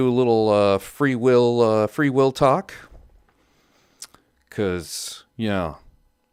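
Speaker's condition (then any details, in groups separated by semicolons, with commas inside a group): No condition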